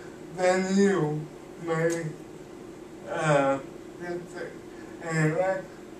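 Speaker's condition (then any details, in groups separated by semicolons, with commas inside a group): Cerebral palsy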